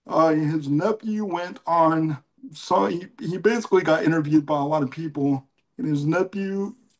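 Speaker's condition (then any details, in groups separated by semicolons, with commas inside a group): Cerebral palsy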